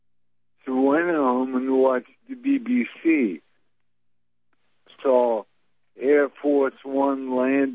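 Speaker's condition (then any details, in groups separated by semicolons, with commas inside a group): Multiple sclerosis; may speak poorly, by own account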